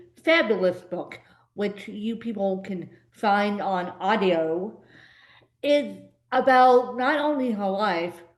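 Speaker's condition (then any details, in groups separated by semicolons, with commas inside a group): Cerebral palsy, mixed, moderate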